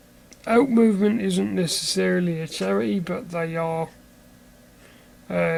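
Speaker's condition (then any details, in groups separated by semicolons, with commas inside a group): Cerebral palsy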